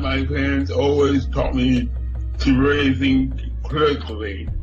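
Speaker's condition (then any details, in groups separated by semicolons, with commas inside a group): Cerebral palsy; cerebral palsy from birth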